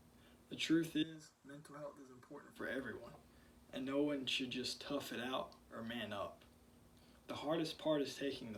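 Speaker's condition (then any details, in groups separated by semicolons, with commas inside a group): No condition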